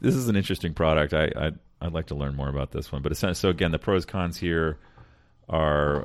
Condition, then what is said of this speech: No condition.